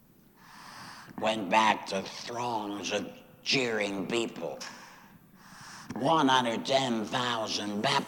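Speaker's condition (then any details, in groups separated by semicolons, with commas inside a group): Laryngectomy after throat cancer; recurred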